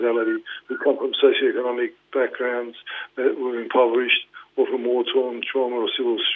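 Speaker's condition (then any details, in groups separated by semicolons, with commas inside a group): Parkinson's; diagnosed 2019, led to retirement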